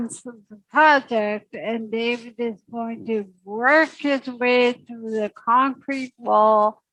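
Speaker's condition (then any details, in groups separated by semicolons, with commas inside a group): Secondary progressive multiple sclerosis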